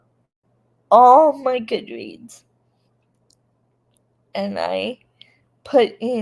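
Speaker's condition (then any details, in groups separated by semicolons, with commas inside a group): Cerebral palsy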